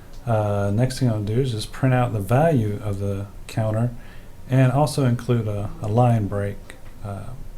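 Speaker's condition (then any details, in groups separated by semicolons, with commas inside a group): No condition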